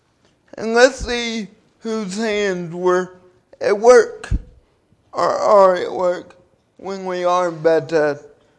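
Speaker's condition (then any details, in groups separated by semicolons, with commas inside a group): Cerebral palsy; due to birth complications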